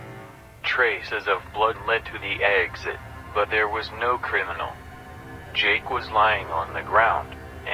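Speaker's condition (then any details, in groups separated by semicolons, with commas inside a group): No condition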